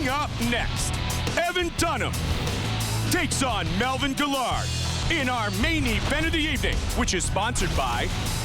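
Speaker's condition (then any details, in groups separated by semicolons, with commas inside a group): No condition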